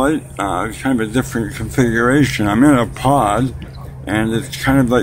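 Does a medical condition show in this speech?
Yes: oral cancer; base of tongue.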